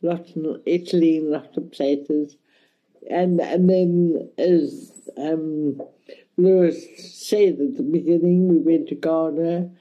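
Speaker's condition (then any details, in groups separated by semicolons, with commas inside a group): Cerebral palsy, mild; speech affected a bit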